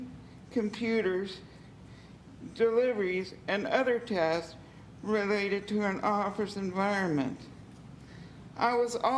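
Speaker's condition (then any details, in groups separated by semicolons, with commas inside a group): Cerebral palsy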